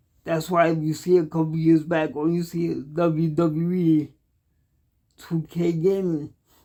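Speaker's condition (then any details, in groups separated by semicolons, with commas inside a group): Cerebral palsy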